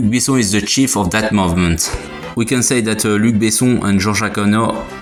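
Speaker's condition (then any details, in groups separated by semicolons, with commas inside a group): No condition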